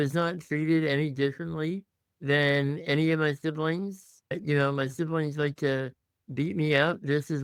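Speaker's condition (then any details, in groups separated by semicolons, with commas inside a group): Muscular dystrophy; tracheostomy for breathing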